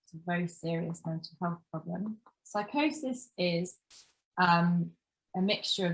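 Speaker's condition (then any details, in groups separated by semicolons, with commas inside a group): No condition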